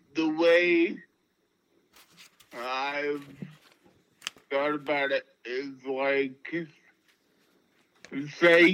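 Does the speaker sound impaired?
Yes: Friedreich's ataxia; progressive neurological disorder, diagnosed at age 12, disrupts brain-to-muscle and nerve signals; formerly used walker, now uses wheelchair.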